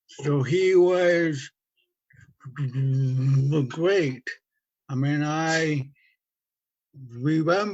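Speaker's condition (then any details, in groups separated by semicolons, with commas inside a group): Stutter from brain injury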